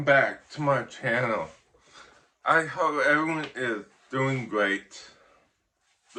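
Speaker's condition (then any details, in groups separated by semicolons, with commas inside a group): Ataxic cerebral palsy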